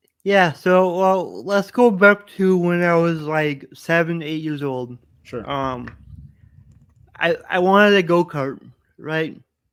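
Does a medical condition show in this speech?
Yes: cerebral palsy.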